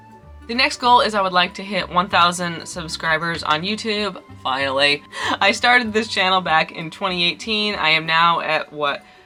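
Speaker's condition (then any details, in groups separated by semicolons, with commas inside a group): No condition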